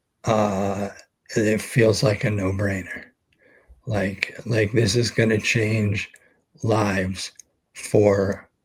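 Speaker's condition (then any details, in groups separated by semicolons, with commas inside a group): ALS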